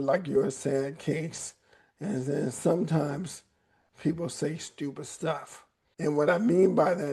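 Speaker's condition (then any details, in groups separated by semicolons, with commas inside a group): ALS; voice raspy at times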